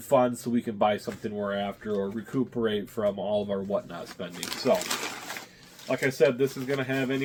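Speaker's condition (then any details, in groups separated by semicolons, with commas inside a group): No condition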